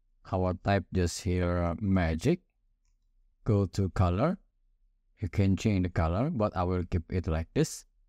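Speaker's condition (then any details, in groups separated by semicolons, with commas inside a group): No condition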